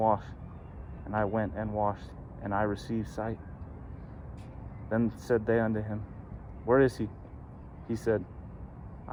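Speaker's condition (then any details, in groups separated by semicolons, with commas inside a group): No condition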